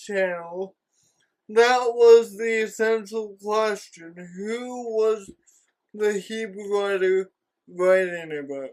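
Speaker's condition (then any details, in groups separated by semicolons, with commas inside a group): Cerebral palsy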